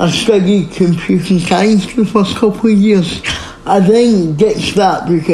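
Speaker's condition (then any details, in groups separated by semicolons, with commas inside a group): Speech impairment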